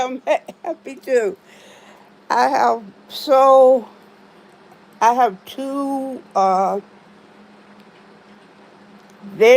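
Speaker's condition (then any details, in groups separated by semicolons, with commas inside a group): Spinal neurosarcoidosis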